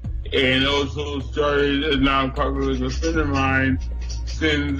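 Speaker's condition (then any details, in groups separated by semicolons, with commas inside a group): Cerebral palsy; no ambulance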